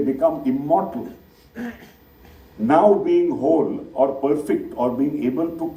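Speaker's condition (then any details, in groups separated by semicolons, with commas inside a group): No condition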